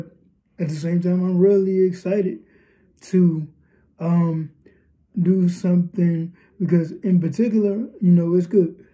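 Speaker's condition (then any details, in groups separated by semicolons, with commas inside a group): Cerebral palsy, spastic diplegia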